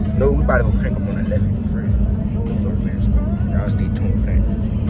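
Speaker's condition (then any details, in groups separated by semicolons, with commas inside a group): No condition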